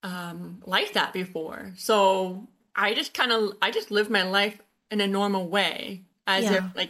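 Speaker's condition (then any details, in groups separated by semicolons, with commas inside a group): Usher syndrome, born deaf; Usher syndrome type 2, born deaf or hard of hearing, hearing aids from age 2, vision loss, diagnosed age 19; no balance issues, uses hearing aids, signs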